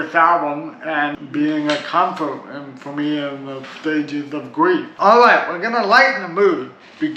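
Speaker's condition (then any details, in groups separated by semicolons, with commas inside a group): Cerebral palsy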